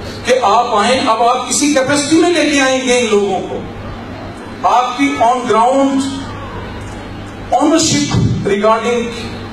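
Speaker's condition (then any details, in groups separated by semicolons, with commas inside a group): No condition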